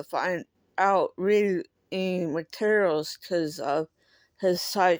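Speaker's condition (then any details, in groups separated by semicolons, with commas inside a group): Cerebral palsy; speaks differently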